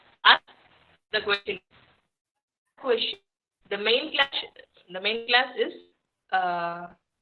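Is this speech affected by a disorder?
No.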